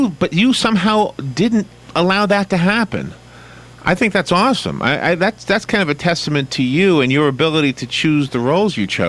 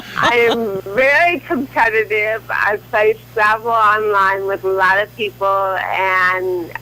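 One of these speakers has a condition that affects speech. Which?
The second: cerebral palsy; from birth, leg spasticity; neck Botox injections every 3 months.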